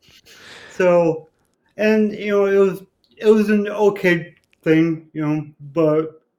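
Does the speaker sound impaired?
Yes: cerebral palsy; from birth complication, born without pulse or breathing and revived, diagnosed near age one; completely self-sufficient, lives alone, relearned walking, femur and right ankle surgery at eight, repeat surgery expected.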